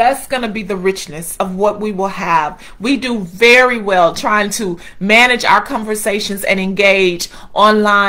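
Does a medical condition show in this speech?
No.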